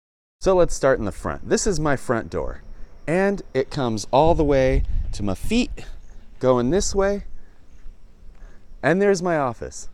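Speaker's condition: No condition

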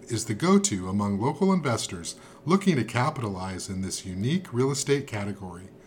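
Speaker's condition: No condition

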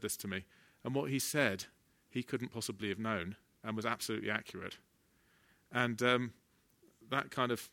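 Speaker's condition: No condition

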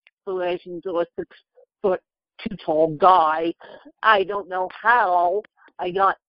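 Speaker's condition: Cerebral palsy; present from birth, lost ability to walk, near-fatal back operation in children's hospital left paralysis; can type but very slowly, writes books using Apple Siri speech dictation

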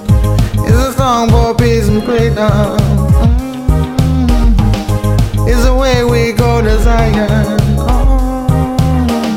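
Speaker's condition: No condition

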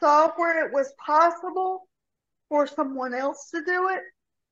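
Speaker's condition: Cerebral palsy; steel mace and steel club training, walking while pushing grocery cart

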